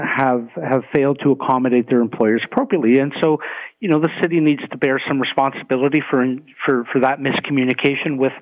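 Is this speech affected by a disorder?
No.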